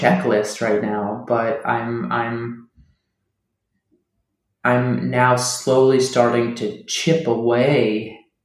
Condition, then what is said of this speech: Stuttering. I felt myself trying to hold back and not allow myself to stutter through the dialogue.